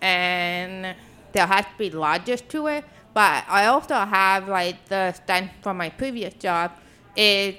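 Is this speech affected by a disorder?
Yes: deafness; deaf since childhood, 10 years of speech therapy, may not notice speech from behind; speaks really well, deafness often unnoticed.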